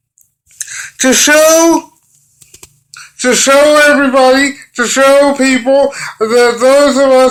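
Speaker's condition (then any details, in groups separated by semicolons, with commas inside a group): Cerebral palsy; brain damage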